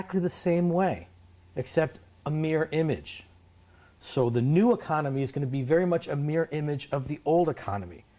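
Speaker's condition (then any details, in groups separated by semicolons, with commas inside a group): No condition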